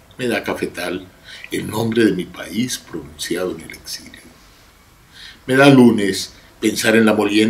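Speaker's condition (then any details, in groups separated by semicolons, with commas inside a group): No condition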